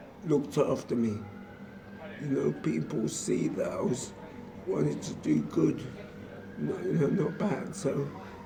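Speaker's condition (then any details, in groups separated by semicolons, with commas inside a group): Motor neurone disease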